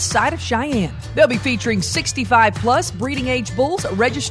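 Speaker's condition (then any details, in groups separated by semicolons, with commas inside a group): No condition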